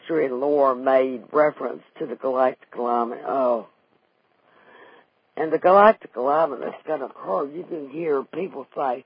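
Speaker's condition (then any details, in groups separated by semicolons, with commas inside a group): Vocal cord paralysis after stroke; wheelchair user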